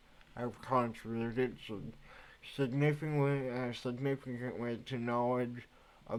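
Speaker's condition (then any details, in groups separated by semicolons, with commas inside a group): Cerebral palsy; speech affected by cerebral palsy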